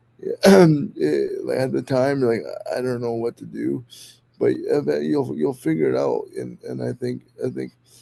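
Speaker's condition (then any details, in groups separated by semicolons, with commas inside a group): Cerebral palsy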